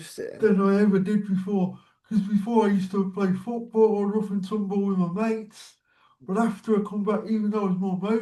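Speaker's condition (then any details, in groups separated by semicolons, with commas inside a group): Cerebral palsy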